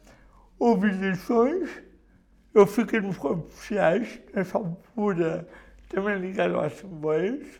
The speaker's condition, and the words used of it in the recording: Cerebral palsy. Porque o facto de ter dificuldades a falar, acho que não tenho dificuldades a comunicar, são coisas diferentes.